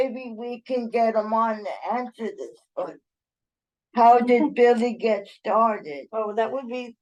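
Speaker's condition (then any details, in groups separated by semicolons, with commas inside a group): Cerebral palsy; uses wheelchair; regular medication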